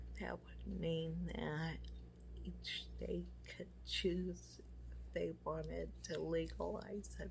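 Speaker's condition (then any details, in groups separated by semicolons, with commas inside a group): MS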